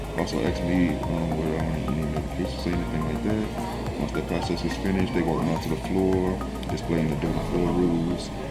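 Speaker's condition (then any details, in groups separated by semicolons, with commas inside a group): No condition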